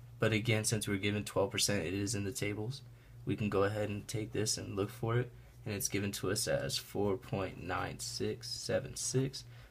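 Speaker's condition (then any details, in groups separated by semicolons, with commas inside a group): No condition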